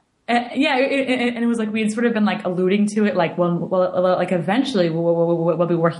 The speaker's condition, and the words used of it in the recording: Stuttering. Which I think the problem is just like feeling how helpless or like feeling trapped when I'm stuttering.